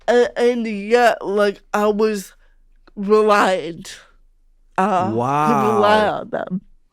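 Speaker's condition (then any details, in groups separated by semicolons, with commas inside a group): Cerebral palsy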